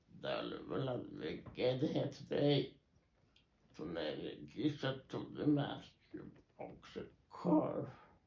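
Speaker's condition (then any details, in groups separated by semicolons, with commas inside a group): Muscular Parkinson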